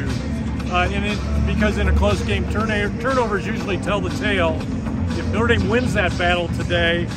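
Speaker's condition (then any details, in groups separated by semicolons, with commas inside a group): No condition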